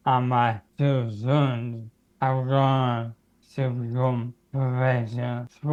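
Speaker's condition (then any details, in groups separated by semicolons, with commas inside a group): Motor neurone disease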